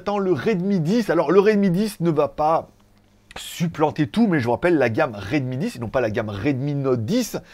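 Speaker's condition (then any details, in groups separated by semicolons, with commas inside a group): No condition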